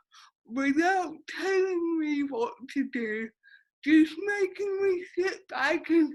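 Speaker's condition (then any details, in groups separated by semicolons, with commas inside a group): Cerebral palsy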